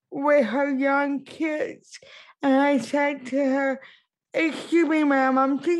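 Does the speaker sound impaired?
Yes: cerebral palsy; wheelchair user, impaired speech since childhood; speaks concisely and quickly to hold listeners' attention.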